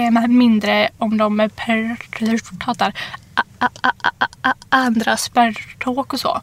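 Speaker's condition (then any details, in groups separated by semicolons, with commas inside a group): Stuttering; long-standing stuttering; cannot be controlled or influenced, unpredictable, nervousness sometimes worsens it, frequent repeated words; repeated sounds, prolonged sounds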